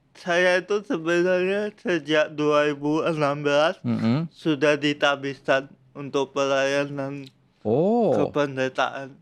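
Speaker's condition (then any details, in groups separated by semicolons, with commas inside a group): Cerebral palsy; from birth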